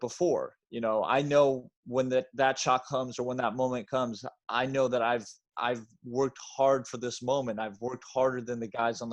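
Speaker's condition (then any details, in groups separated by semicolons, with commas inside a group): No condition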